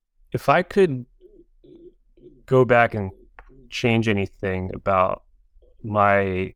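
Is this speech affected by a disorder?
Yes: stuttering; since childhood, persistent, not intermittent; adult; notably disfluent, reading aloud very hard, stutters even alone when reading aloud; here blocks.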